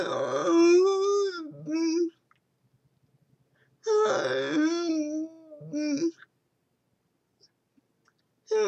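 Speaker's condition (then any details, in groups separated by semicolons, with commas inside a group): Cerebral palsy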